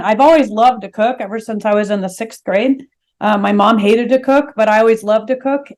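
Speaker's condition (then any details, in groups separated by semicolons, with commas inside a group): No condition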